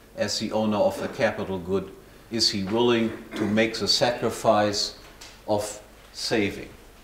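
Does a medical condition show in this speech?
No.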